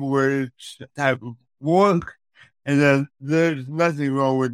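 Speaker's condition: Cerebral palsy; affects speech

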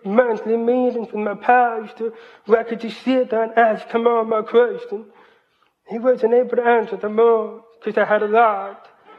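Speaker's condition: Hearing loss, cochlear implant; parents pushed speaking over sign language

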